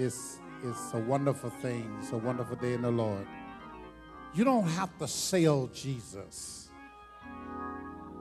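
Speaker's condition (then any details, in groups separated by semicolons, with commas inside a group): No condition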